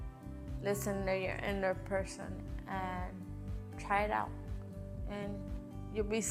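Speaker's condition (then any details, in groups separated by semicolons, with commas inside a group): Cerebral palsy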